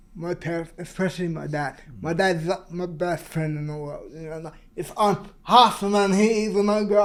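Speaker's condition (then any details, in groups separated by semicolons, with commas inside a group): Cerebral palsy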